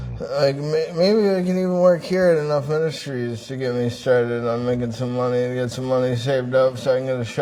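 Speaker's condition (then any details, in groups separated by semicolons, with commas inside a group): Traumatic brain injury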